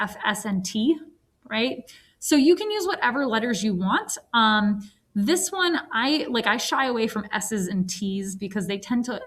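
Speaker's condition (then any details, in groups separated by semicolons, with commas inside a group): No condition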